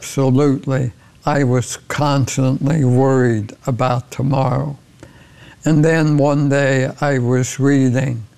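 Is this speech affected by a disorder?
Yes: ALS; progressive neurodegenerative disease causing loss of muscle control, initial prognosis 2 to 5 years; diagnosed over 10 years ago, beyond 11 years now.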